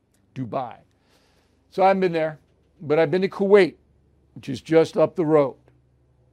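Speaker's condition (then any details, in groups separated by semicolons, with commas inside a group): No condition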